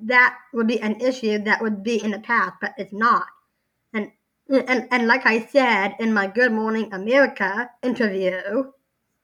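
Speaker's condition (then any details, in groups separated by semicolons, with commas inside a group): Down syndrome; congenital, since birth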